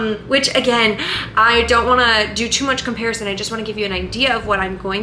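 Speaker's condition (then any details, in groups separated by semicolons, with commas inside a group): No condition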